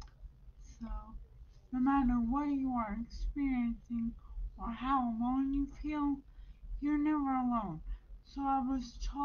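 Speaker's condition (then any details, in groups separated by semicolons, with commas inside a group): Brain injury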